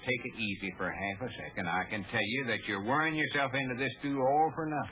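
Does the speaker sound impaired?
No.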